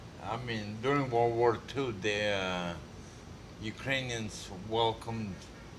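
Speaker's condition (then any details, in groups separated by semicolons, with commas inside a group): Multiple sclerosis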